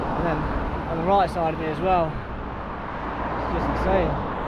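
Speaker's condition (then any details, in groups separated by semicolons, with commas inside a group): No condition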